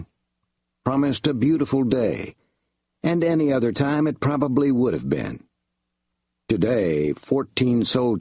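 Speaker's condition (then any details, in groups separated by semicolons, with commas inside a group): No condition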